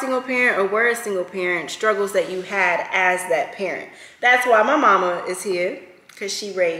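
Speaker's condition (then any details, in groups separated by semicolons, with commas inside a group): No condition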